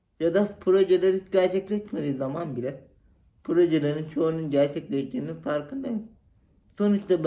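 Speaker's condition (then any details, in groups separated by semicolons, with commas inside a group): Cerebral palsy; spastic type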